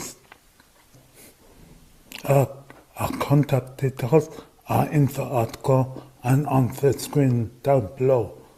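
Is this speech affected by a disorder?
Yes: cerebral palsy; voice tires at times.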